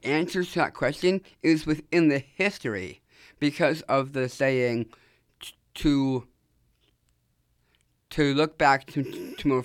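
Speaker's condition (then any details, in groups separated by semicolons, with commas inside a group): Down syndrome; does public speaking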